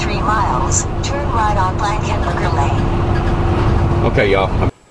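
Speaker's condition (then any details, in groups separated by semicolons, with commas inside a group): No condition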